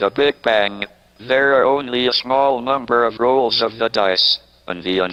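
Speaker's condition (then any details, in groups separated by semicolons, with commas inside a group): ALS, speech-generating device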